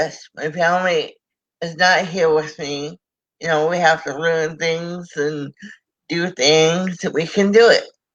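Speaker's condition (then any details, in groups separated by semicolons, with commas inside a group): Cerebral palsy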